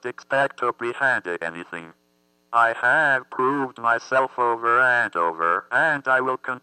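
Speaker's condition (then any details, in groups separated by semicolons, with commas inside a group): Athetoid cerebral palsy; constant muscle movement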